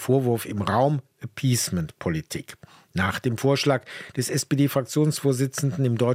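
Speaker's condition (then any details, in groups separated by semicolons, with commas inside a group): No condition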